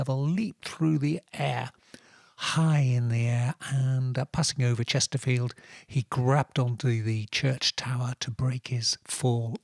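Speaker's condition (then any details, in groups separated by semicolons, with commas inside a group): No condition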